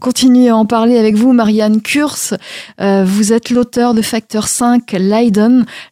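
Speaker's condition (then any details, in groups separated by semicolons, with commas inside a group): No condition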